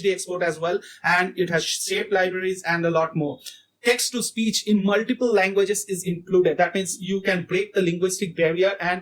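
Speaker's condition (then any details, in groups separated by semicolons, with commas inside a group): No condition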